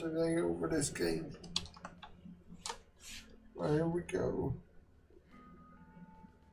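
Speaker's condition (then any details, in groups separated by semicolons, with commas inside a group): Quadriplegic cerebral palsy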